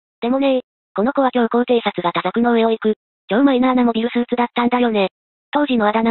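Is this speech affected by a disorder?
No.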